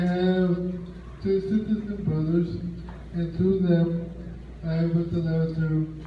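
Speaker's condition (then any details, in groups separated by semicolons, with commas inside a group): Speech difficulty after accident; caused by accident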